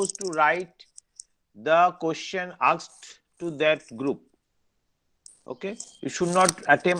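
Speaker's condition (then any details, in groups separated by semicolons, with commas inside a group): No condition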